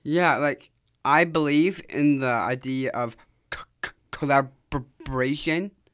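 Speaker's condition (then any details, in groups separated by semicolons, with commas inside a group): Down syndrome; does public speaking, gave recorded speech how do you see me, speaking live on radio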